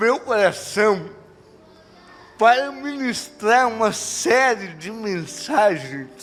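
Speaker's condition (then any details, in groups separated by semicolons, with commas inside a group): Cerebral palsy; no speech as child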